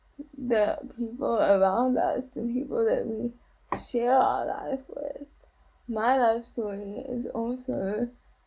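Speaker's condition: Cerebral palsy; age 29

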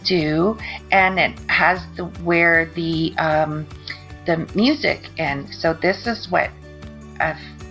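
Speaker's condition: Aphasia after stroke; aphasia caused by stroke; word-finding trouble, many pauses and mistakes, non-fluent, speaking tiring like translating, fluent voice only briefly

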